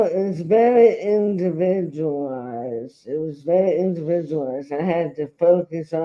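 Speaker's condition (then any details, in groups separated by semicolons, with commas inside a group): Traumatic brain injury; tongue paralyzed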